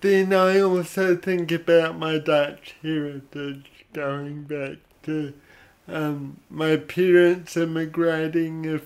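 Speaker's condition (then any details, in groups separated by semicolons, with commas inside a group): Cerebral palsy; odd sort of voice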